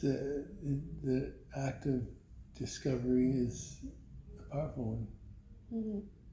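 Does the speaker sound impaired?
Yes: Parkinson's; voice weakened by Parkinson's, knee replaced after hardly walking, earlier taught from chair; voice went with Parkinson's, can still whisper, formerly whisper carried and was heard.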